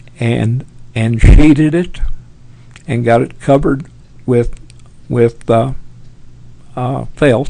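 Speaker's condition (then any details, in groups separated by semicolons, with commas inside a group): Parkinson's; tremors as early symptom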